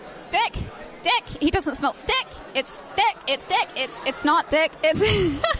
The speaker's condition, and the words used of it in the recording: Tourette syndrome. She quickly gained popularity after clips of her profanity-laden outbursts caused by her tics went viral.